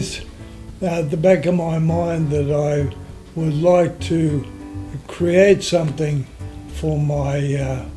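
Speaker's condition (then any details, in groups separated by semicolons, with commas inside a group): Motor neurone disease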